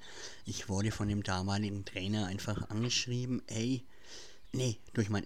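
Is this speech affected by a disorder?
Yes: cleft palate; listeners messaged that he cannot be understood, mimicked and mocked when reading aloud at school.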